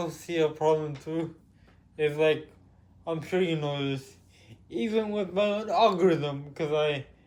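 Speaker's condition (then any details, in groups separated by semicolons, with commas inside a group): Cerebral palsy; with developmental delay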